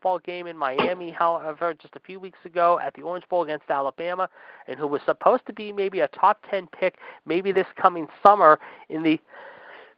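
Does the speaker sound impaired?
No.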